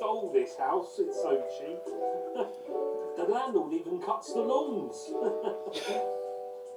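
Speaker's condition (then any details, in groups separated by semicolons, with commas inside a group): No condition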